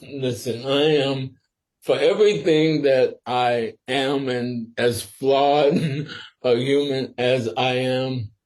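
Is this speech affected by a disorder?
Yes: sporadic ALS.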